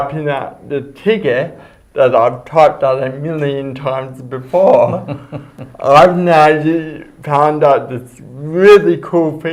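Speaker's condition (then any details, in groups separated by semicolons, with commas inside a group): Cerebral palsy; speech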